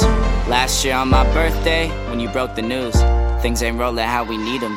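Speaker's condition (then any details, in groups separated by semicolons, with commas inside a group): No condition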